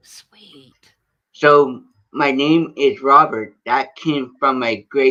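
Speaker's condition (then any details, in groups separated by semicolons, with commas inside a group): Cerebral palsy; from birth, premature birth, feet turned in, hip and leg surgeries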